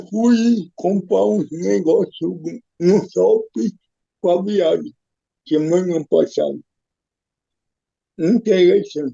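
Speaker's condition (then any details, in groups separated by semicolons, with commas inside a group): Cerebral palsy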